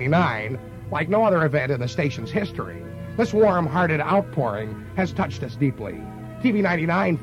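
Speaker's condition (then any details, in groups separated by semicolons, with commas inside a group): No condition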